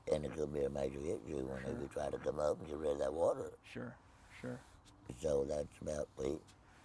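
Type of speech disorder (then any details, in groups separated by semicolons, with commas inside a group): Speech with a voice prosthesis; laryngectomy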